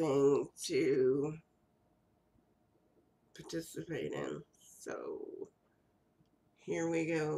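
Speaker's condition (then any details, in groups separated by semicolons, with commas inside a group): Cerebral palsy; first word not said quite right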